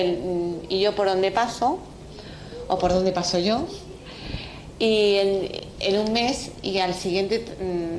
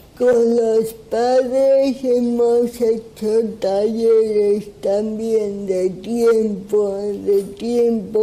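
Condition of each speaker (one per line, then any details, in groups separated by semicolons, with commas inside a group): No condition
Cerebral palsy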